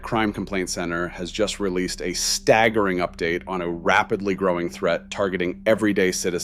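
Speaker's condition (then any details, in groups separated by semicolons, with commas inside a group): No condition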